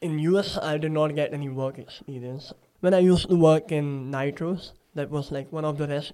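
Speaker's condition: Cleft palate; listeners try harder to understand

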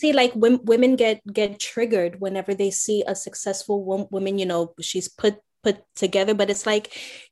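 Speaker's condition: Stuttering; long-standing, has always tended to stay quiet because of it; stutters while talking on podcast, gave first workshop a week ago; word and part-word repetitions, entre- entrepreneur; host says stutter barely noticed; repeated sounds, repeated words

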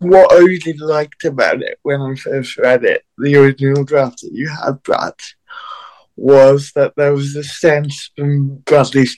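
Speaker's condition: Cerebral palsy

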